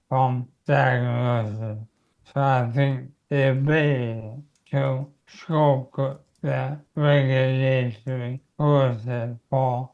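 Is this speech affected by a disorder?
Yes: motor neurone disease; symptoms began about a year or more ago; first symptoms were voice problems.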